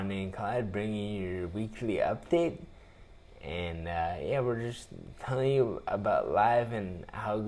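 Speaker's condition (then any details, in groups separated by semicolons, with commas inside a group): Traumatic brain injury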